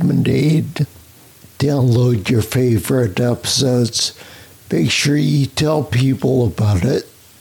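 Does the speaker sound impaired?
Yes: spinocerebellar ataxia; speech impediment.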